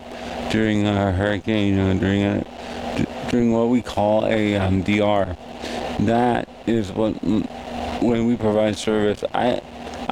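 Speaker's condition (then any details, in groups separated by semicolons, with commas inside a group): Cerebral palsy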